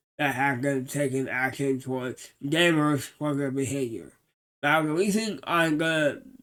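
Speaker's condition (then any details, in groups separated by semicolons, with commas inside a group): Cerebral palsy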